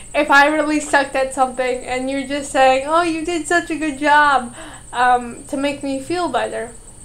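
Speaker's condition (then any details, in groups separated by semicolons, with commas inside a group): Cerebral palsy, mild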